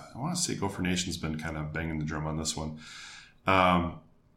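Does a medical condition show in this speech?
No.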